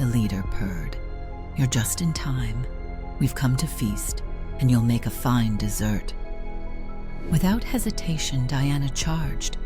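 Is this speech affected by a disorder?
No.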